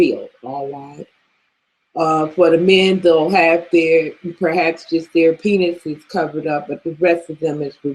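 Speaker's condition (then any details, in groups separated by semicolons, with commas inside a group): No condition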